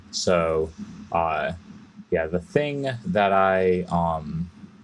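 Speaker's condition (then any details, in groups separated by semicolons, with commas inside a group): No condition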